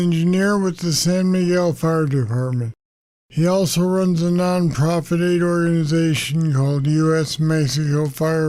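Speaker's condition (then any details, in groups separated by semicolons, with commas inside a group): Parkinson's disease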